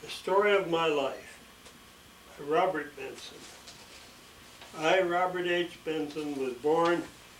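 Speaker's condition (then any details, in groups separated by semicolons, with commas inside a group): ALS; expects swallowing and breathing trouble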